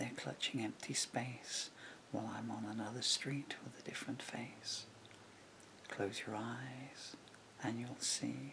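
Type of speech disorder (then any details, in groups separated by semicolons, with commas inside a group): Bulbar dysarthria; progressive bulbar palsy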